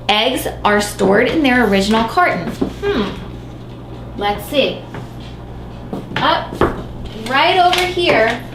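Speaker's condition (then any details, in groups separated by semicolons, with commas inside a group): No condition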